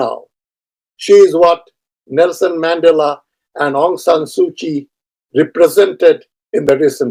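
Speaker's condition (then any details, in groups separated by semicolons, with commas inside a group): No condition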